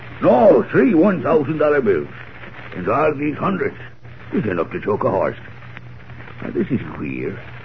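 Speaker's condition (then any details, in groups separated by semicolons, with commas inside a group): No condition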